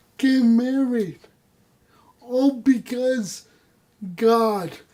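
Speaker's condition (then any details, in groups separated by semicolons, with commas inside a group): Cerebral palsy; voice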